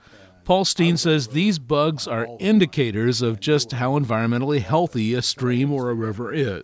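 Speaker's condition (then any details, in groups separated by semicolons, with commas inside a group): No condition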